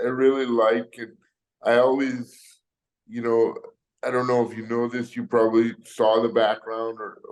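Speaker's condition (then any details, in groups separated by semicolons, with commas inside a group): Cerebral palsy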